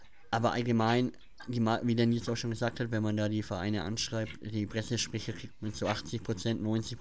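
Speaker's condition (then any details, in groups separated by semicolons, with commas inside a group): Cleft palate; cleft palate since childhood; speech defect, listeners say speech hard to understand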